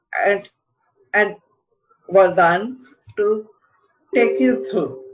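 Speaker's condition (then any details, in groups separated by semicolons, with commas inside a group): Cerebral palsy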